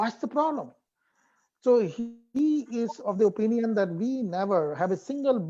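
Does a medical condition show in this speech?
No.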